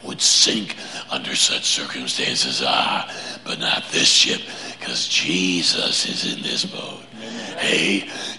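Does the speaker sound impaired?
Yes: laryngeal cancer; cancer recurred at fourth three-month checkup.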